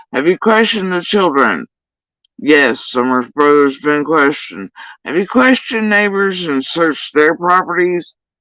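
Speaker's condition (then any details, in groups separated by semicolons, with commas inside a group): Facial paralysis after surgery; tongue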